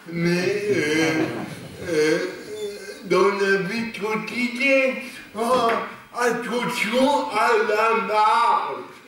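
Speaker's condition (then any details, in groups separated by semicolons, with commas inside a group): Cerebral palsy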